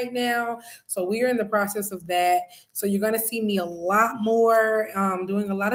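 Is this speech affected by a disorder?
No.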